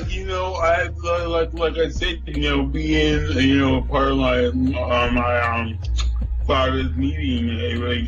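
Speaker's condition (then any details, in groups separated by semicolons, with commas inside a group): Cerebral palsy; no ambulance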